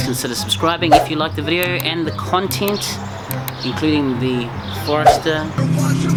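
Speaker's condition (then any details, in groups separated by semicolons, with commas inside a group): No condition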